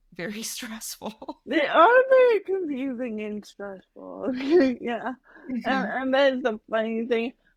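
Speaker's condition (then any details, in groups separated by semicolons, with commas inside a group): Cerebral palsy, mild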